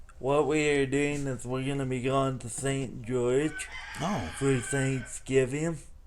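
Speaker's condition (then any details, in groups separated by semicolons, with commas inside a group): Cerebral palsy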